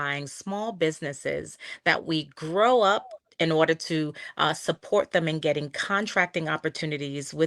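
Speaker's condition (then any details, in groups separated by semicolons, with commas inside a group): No condition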